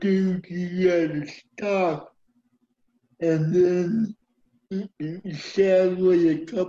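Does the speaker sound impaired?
Yes: cerebral palsy; uses wheelchair.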